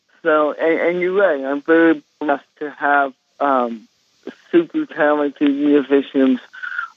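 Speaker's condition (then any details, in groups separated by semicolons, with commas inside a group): Cerebral palsy; congenital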